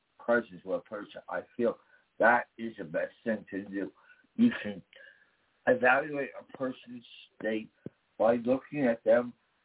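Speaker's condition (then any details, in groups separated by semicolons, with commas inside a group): Damaged vocal cord; about 40 years since injury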